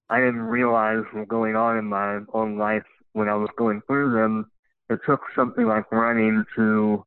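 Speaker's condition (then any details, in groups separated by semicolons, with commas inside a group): Cleft lip and palate; congenital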